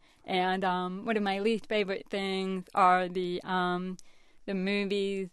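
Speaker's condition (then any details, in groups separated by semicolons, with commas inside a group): Deafness; wears hearing aids, lip reader, as schoolchild used microphone amplifying teacher's voice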